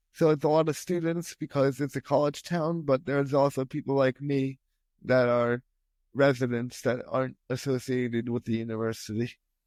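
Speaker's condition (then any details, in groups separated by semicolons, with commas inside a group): Spastic quadriplegic cerebral palsy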